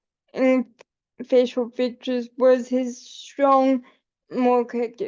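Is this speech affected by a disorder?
Yes: cerebral palsy; able to articulate and speak.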